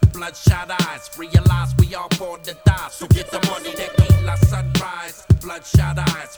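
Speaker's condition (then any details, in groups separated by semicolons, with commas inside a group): No condition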